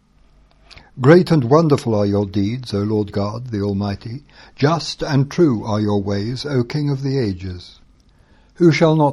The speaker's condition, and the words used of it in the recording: No condition.